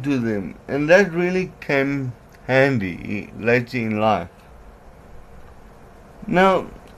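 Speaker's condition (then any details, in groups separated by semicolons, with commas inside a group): Cerebral palsy; myasthenia gravis muscle fatigue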